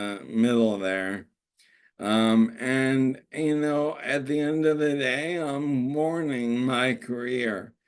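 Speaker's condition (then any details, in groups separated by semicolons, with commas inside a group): ALS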